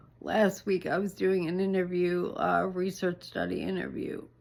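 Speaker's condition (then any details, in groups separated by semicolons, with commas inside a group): ALS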